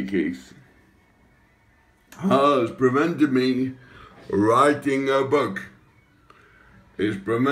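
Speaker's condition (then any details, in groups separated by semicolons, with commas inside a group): Acquired brain injury, ataxia; caused by head injury; shaking during recording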